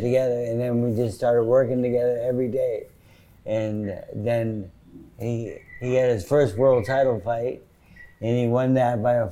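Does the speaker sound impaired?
Yes: Parkinson's disease; sometimes.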